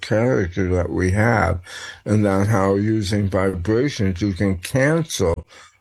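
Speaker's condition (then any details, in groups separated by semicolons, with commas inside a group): Tongue cancer; first noticed as hearing problem and ear pain, seen by ear nose throat doctor, first throat scan malignant, later scan benign; slurred speech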